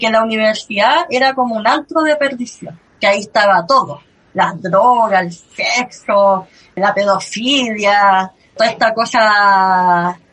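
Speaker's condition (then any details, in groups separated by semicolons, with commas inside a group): Cleft lip and palate; since early childhood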